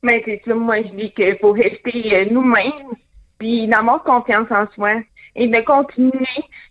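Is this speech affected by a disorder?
Yes: hearing loss with cochlear implant; hard of hearing, born deaf, total silence when implant removed in water, lip reading helps; hears interviewer by phone through cochlear implant, some people harder to understand by phone; phone understanding varies by person.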